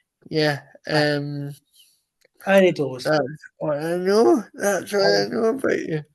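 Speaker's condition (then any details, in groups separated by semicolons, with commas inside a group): Cerebral palsy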